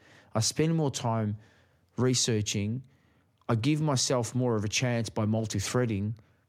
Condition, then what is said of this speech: No condition.